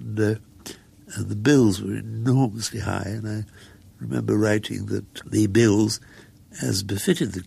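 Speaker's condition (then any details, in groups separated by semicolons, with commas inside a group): Muscular dystrophy; progressive, wheelchair user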